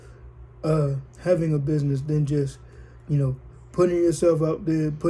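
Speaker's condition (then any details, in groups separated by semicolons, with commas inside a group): Cerebral palsy, spastic diplegia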